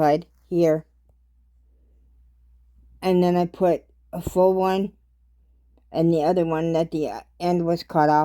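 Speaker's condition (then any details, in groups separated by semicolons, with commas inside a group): Cerebral palsy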